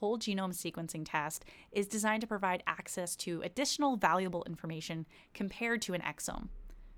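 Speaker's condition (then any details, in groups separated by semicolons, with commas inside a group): No condition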